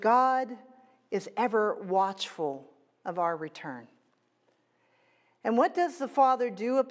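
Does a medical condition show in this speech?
No.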